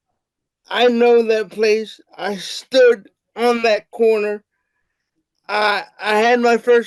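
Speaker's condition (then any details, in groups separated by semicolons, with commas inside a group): Cerebral palsy; wheelchair user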